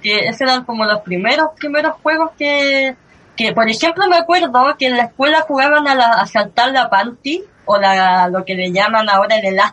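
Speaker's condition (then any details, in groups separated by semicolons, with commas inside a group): Cleft lip and palate; since early childhood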